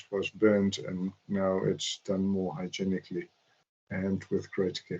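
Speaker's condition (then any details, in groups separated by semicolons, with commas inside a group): No condition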